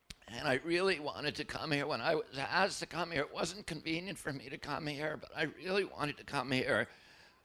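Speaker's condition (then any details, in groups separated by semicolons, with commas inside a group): Spasmodic dystonia; voice trembles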